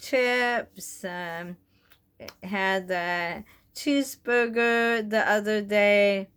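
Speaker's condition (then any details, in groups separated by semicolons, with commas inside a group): Bulbar onset ALS; fairly decent swallow, specific swallow weaknesses found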